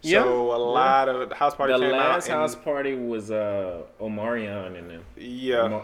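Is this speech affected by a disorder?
No.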